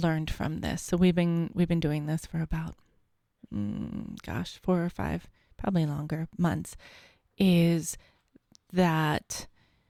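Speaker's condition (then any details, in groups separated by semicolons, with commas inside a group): No condition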